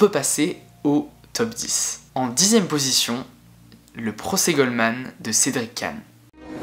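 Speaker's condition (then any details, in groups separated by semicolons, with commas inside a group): No condition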